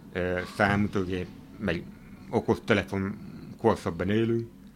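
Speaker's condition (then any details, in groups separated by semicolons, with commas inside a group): Hard of hearing; hearing aid use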